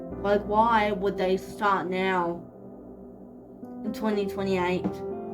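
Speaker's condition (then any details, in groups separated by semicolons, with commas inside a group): Cerebral palsy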